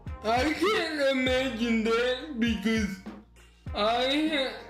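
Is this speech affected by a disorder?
Yes: cerebral palsy.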